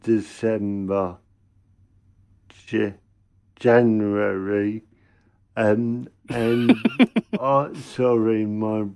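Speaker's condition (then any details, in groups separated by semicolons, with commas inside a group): Cerebral palsy; congenital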